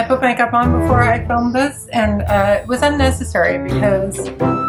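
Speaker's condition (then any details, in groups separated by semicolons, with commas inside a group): No condition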